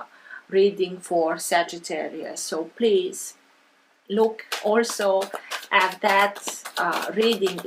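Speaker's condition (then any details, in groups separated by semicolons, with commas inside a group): No condition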